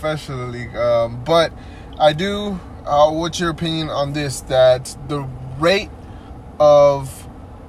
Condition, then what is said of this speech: No condition.